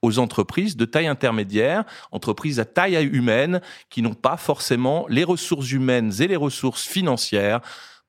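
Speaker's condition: No condition

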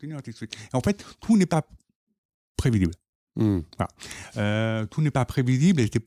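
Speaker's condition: Profound deafness from birth, congenital

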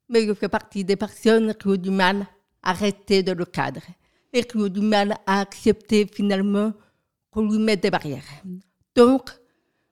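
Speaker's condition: Profound deafness from birth

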